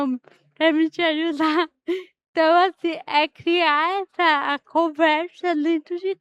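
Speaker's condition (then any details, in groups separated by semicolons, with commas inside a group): Cerebral palsy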